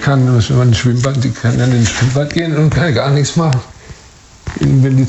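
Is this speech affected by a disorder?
Yes: Parkinson's disease; onset around 40, first sign arm not swinging, three months physiotherapy, neurologist diagnosis via tablet response; 15 years since diagnosis, symptom-suppressing medication, gymnastics, nearly falls 3-4 times daily, exhausted evenings, needs wife's care.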